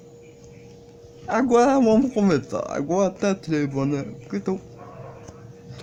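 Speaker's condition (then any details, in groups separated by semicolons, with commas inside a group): Cerebral palsy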